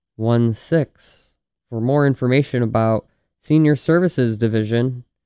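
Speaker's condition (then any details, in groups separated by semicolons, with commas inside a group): No condition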